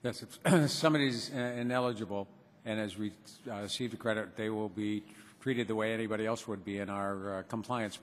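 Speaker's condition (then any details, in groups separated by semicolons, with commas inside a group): No condition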